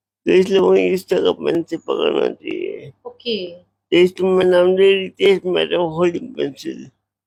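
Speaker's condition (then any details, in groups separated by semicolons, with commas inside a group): Cerebral palsy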